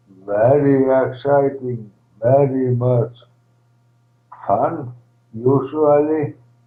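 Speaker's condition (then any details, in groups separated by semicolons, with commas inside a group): ALS, primary lateral sclerosis, PLS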